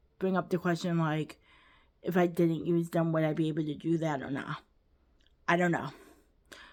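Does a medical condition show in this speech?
Yes: cerebral palsy, quadriplegic.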